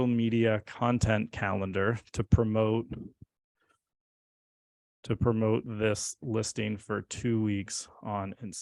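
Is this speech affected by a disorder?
No.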